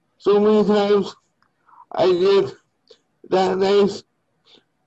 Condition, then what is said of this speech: Cerebral palsy. For me, I can't walk, and I have a slave to be speech impairment, and affect my limbs